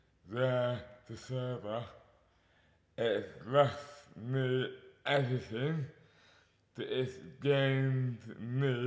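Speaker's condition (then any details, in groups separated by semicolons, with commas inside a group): Dystonia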